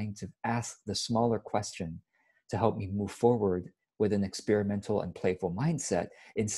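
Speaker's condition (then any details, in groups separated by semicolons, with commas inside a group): No condition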